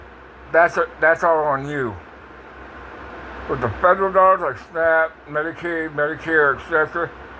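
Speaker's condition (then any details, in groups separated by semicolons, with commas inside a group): Parkinson's; speech impediment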